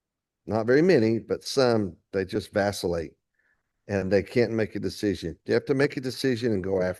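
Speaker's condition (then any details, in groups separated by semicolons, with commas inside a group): No condition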